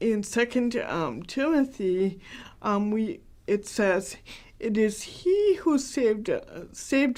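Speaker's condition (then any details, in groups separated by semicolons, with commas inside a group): Cerebral palsy, mild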